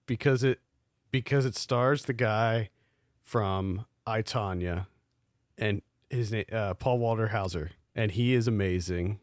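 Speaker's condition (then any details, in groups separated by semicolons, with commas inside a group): No condition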